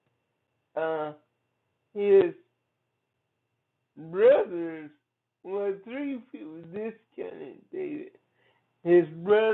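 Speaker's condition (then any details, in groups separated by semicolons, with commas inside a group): Cerebral palsy; from birth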